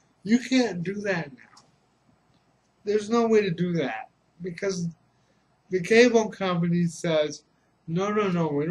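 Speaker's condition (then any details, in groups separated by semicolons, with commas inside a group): Cerebral palsy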